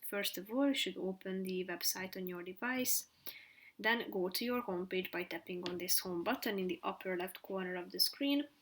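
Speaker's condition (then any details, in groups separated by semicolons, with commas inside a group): No condition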